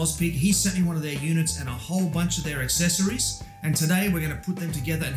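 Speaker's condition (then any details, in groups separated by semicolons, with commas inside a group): No condition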